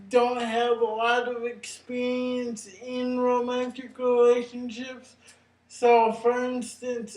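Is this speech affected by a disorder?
Yes: cerebral palsy; brain injury.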